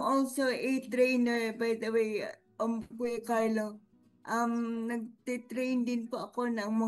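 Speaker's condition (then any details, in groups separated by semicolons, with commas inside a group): Cerebral palsy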